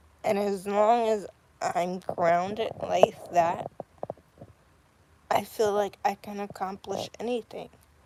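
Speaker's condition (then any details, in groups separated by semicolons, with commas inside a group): Cerebral palsy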